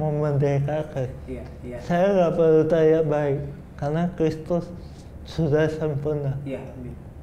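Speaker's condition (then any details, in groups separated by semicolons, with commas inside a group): Cerebral palsy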